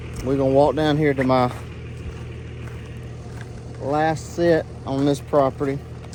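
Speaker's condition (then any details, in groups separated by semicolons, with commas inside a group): No condition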